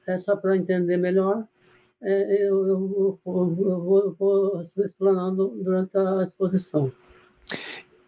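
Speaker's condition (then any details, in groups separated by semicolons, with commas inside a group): Parkinson's disease; somewhat stiff or stuck at recording, expected to pass soon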